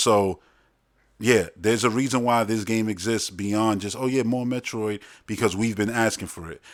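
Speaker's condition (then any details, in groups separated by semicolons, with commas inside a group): No condition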